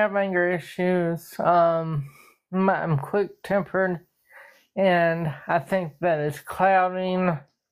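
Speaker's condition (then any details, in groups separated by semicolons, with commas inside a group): Mild hypotonic cerebral palsy; affects sound, voice may sound drunk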